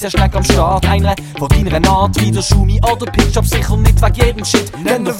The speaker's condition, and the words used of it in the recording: None; typical speech.